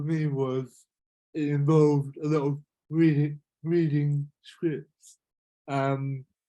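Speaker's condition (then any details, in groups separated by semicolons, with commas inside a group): Cerebral palsy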